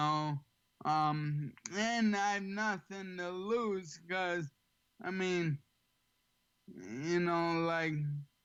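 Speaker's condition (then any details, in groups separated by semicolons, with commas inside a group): ALS; slightly slurred, has to slow down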